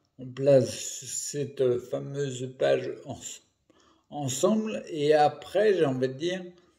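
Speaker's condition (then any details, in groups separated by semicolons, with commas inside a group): Primary progressive multiple sclerosis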